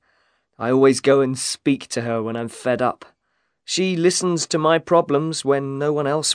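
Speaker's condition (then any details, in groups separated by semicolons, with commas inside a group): No condition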